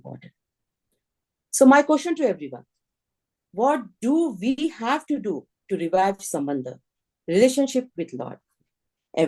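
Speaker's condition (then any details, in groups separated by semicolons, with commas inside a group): No condition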